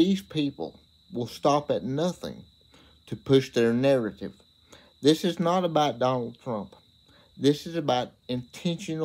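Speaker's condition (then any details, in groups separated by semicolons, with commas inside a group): Cerebral palsy; uses wheelchair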